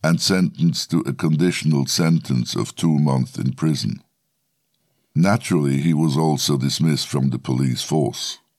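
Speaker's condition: No condition

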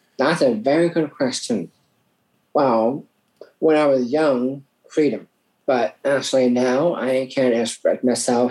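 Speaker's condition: Down syndrome; from birth

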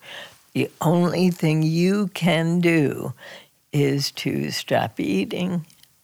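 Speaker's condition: Spasmodic dysphonia; diagnosis took six years, made at Johns Hopkins by neurologist and otolaryngologist, basal ganglia signal fault; Botox injections into vocal cords once or twice a year, in Portland, Oregon; strange, strangled-sounding voice, vocal cords crunch down unnaturally

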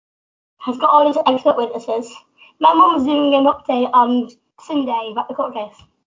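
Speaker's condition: Down syndrome; 47 chromosomes

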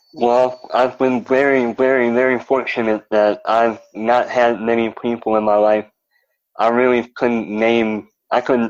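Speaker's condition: Cleft lip and palate; rare congenital defect like Rudy Garcia's

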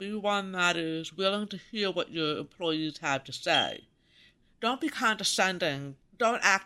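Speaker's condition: Profound deafness, congenital rubella deafness

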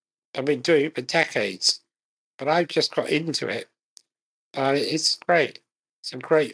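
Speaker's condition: Muscular dystrophy; can just about speak

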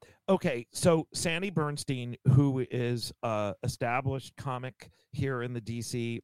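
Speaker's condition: No condition

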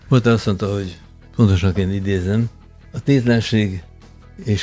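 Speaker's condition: Parkinson's disease; becomes emotional more easily as a symptom; harder for listeners to understand

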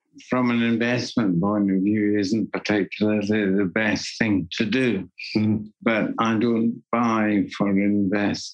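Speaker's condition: Parkinson's disease; voice going, can no longer sing or do theatre

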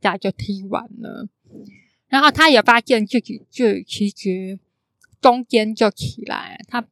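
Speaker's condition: Congenital hearing impairment; can sound sing-song

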